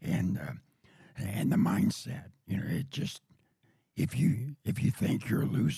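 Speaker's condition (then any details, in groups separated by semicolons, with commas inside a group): Throat cancer surgery; golf-ball-sized tumor in voice box wrapping vocal cords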